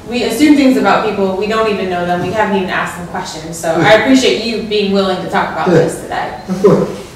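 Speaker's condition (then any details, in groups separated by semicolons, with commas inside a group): No condition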